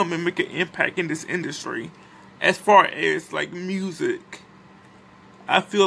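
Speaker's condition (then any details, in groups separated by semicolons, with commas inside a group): Cerebral palsy; speech is not the best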